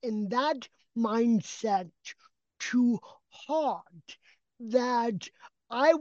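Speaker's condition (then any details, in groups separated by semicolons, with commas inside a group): Cerebral palsy; developmental disability, legs freeze in winter, sometimes limited movement; speech impediment likened to a different accent, recognizable CP accent, calm voice, sometimes assumed drunk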